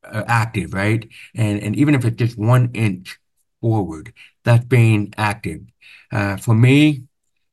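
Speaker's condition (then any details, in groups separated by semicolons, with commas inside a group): Profound hearing loss, deaf accent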